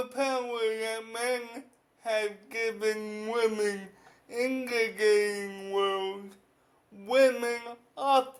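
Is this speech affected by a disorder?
Yes: cerebral palsy; affects whole body.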